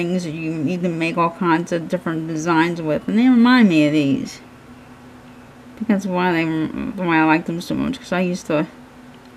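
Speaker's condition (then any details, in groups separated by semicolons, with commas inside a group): Cerebral palsy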